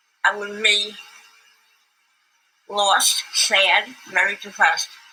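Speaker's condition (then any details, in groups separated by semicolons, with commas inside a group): Maxillary tumor removal; without obturator prosthesis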